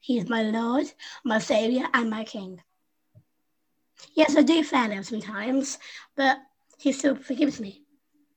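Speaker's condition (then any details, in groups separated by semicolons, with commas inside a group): Down syndrome; congenital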